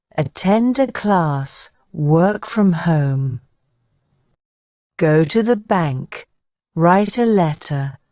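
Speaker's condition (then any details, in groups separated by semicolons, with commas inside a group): No condition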